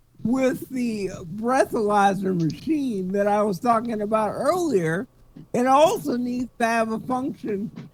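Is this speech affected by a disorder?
Yes: cerebral palsy; speech sounds drunk.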